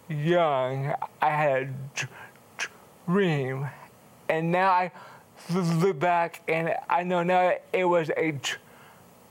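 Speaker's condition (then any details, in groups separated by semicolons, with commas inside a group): Cerebral palsy; wheelchair user, affects fine motor skills, frequently drops things; non-progressive, parts of speech improved since younger years; slowed speech, speaks slower than others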